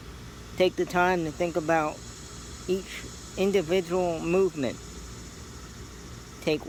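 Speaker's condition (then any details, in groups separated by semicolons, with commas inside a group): Cerebral palsy; scoliosis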